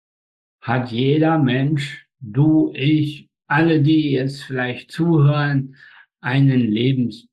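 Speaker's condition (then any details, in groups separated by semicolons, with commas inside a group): Spastic tetraparesis, spastic quadriplegia; runs half marathons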